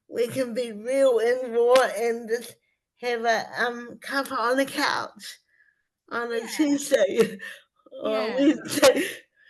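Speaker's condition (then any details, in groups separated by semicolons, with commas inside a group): Spastic cerebral palsy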